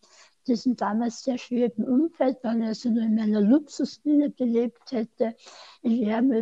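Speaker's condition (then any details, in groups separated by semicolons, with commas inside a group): Speech impairment after tongue cancer, mild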